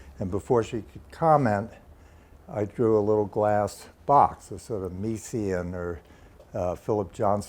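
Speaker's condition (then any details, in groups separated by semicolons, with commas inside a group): No condition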